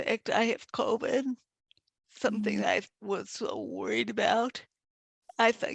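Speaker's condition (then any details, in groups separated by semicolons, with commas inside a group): Multiple sclerosis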